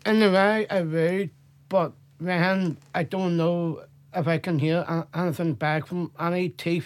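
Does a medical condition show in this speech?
Yes: Down syndrome; present from birth.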